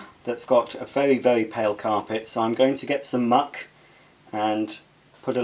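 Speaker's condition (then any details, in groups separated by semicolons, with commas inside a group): No condition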